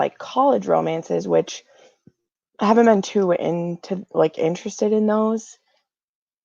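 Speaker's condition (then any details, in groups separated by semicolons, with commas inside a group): No condition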